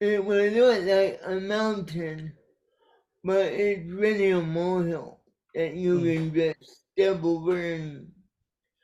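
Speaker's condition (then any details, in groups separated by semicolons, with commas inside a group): Cerebral palsy; caused by brainstem aneurysm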